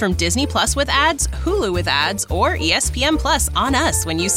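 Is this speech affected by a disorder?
No.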